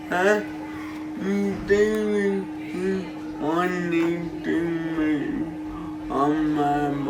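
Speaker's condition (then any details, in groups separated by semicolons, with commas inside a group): Cerebral palsy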